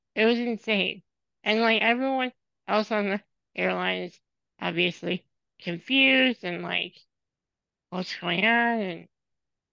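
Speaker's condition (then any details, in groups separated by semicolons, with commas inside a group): Spinal muscular atrophy; depends on caregivers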